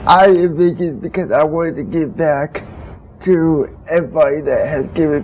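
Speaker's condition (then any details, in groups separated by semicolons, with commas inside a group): Cerebral palsy; congenital, since birth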